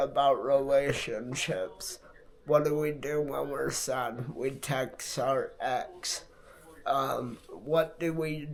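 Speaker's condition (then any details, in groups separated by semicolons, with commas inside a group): Multiple sclerosis; affects hands and left arm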